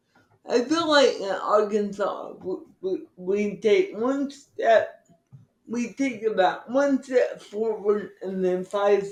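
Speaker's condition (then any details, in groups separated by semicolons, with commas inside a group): Cerebral palsy; from birth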